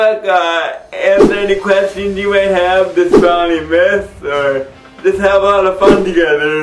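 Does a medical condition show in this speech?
Yes: cerebral palsy; affects walking, awkward gait.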